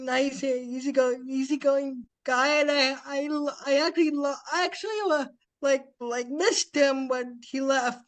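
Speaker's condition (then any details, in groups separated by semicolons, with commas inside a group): Spastic quadriplegic cerebral palsy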